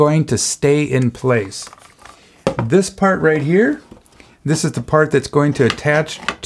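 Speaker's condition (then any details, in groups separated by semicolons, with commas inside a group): No condition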